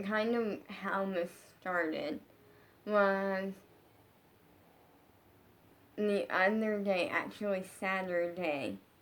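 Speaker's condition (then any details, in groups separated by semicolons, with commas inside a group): Brain injury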